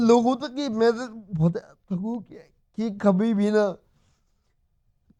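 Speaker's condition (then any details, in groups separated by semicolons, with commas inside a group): Cerebral palsy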